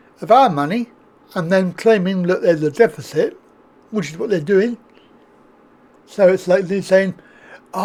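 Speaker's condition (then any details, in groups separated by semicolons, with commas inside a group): Cerebral palsy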